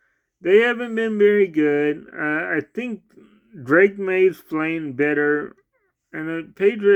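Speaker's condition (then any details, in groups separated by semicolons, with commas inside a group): Cerebral palsy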